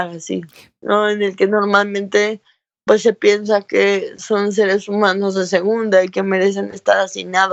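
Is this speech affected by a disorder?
Yes: cerebral palsy.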